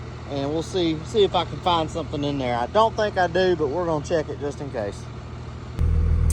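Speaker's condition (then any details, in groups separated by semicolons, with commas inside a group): No condition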